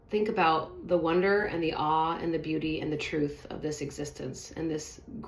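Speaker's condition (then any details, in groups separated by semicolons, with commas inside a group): No condition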